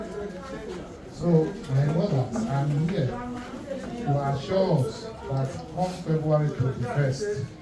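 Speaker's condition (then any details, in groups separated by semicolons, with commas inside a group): No condition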